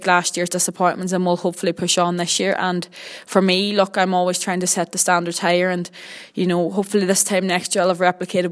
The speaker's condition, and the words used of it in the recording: No condition.